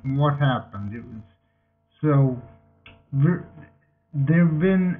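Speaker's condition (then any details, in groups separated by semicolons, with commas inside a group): Multiple sclerosis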